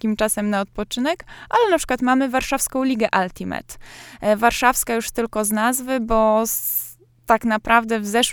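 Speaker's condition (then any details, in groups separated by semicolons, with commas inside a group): No condition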